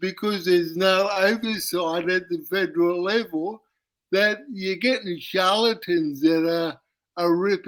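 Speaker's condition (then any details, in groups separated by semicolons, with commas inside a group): Cerebral palsy; uses wheelchair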